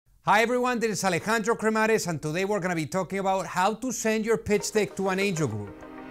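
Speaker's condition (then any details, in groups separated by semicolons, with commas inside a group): No condition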